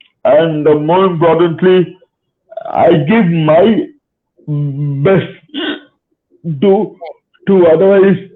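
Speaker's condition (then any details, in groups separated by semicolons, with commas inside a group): Cerebral palsy; spastic type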